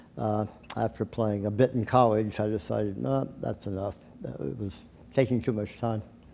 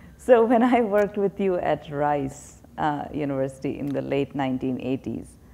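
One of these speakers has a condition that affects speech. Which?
The first: tongue cancer surgery; tongue cancer, surgery and radiation; couple years speech therapy; speech slightly off, permanently changed.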